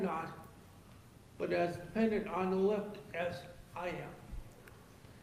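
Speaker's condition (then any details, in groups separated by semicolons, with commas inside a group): Cerebral palsy; lifelong; age 58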